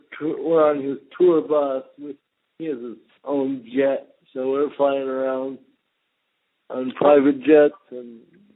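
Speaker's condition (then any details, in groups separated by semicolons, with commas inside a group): Cerebral palsy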